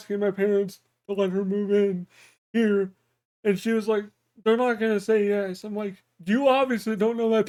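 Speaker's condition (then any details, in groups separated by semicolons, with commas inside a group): Cerebral palsy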